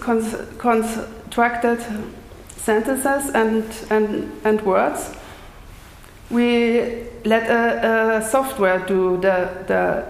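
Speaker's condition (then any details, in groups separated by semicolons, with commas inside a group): Stuttering; lifelong stutter, neurological cause, speech therapy in youth, jaw, belly and leg cramps from suppressing stutter; audibly stuttering during lecture performance; repetitions, blocks, stutters on own name, slower than fluent speakers, amount varies daily, smooth repetitions when unafraid; repeated sounds, repeated words, prolonged sounds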